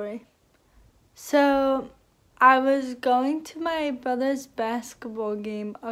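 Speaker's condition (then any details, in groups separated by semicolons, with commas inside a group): Cerebral palsy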